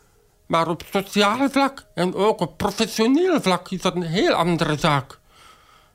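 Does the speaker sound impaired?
Yes: deafness, acquired, bacterial meningitis; born hearing, deaf since age 3.5 from bacterial meningitis, never cochlear implant, sign language learned in twenties; age 45, near-total silence, uses Flemish sign language and interpreters, identifies as deaf; speech therapy in childhood, can speak, formerly relied on lip-reading, now uses sign language interpreter.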